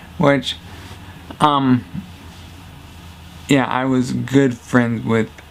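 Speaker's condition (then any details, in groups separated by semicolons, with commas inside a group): Traumatic brain injury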